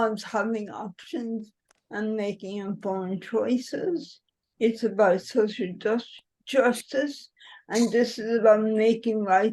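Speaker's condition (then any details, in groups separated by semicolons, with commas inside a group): Cerebral palsy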